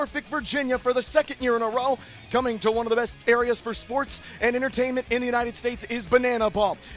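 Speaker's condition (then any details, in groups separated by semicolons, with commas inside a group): No condition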